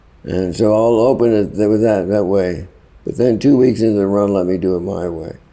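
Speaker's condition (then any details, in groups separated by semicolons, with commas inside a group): Parkinson's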